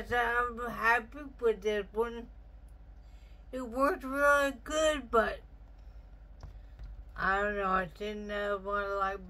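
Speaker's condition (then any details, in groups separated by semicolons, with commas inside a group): Traumatic brain injury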